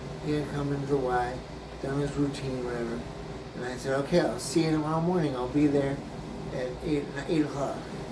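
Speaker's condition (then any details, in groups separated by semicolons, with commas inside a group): Brain injury; memory greatly affected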